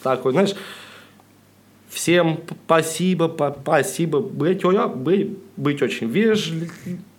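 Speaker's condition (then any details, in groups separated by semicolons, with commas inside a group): Stuttering, mild; persistent stutter, unable to get rid of it; stand-up comic, opens sets with jokes warning about stutter; slight stutter, sound and part-word repetitions, blocks, fillers, self-interruptions; repeated sounds, repeated words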